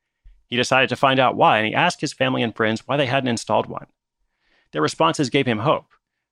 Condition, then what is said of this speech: No condition.